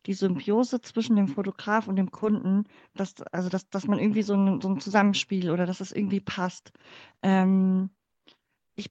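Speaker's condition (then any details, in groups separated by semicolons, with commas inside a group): Cleft palate; congenital, born in former GDR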